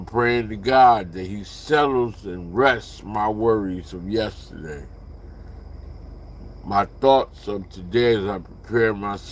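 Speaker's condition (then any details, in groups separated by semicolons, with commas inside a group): Slurred speech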